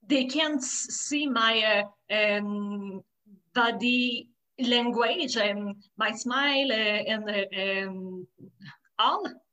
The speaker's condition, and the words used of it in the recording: Stuttering. In my case, as a person who still stutters in the adulthood, this is not the case.